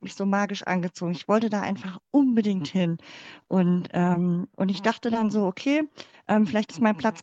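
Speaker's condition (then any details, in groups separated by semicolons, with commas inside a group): Cleft palate; speaking in front of class or using voice in speech never felt easy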